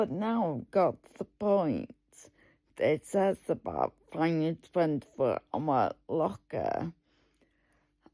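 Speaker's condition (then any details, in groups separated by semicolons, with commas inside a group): Multiple sclerosis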